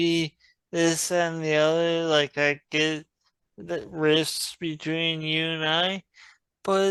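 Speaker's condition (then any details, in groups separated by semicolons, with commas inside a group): Traumatic brain injury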